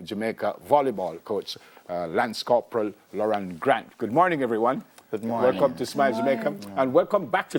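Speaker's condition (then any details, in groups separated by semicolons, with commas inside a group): No condition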